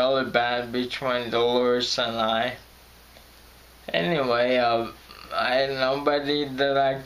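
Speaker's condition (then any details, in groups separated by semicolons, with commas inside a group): Friedreich's ataxia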